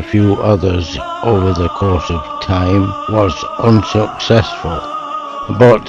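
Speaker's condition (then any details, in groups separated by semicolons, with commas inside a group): Motor neuron disease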